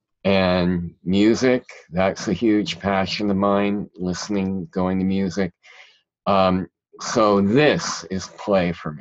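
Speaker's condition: Cleft palate; present since childhood

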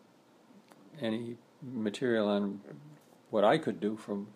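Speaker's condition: Parkinson's disease; earlier breathing trouble during sleep, reduced gait, stooped posture, stiff right arm, lost force and speed

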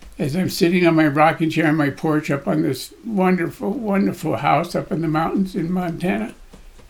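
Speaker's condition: Parkinson's disease; voice shakes, body shakes

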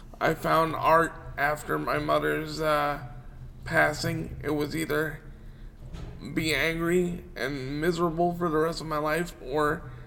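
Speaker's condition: Cerebral palsy; wheelchair user

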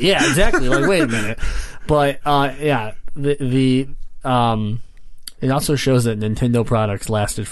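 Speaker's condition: Cleft palate; congenital

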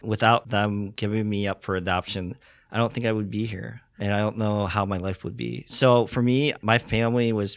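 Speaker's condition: Cleft lip and palate; congenital

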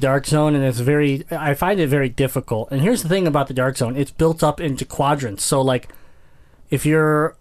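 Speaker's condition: Cleft palate; congenital cleft palate

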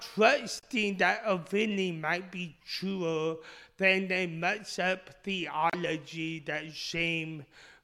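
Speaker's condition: Speech impediment; initially misdiagnosed

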